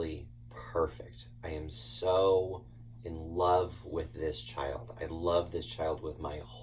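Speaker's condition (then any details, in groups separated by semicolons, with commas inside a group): No condition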